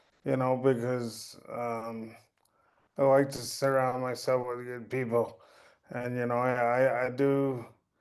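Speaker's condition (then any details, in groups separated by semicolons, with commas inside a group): Cerebral palsy; since birth, birth complications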